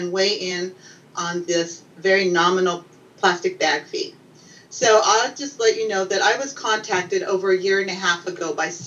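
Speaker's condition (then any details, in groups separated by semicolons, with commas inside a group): No condition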